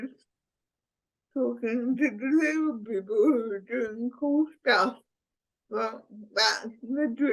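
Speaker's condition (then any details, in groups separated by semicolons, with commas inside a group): Cerebral palsy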